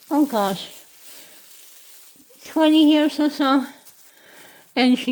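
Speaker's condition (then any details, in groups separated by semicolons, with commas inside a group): Head and neck cancer; tracheostomy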